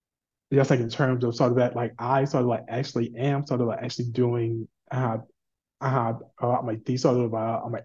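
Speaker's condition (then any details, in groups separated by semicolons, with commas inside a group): Stuttering; stutter since childhood, severe in youth, older brother also stuttered, past stuttering therapy; no longer in therapy, open about stuttering; stuttered a lot in job interviews, missed job opportunities; repeated sounds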